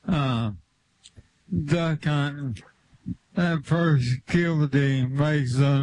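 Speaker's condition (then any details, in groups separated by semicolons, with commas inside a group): ALS; limb onset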